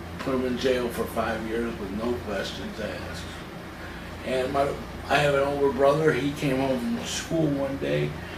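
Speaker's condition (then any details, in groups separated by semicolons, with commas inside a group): Cerebral palsy; from birth, spasticity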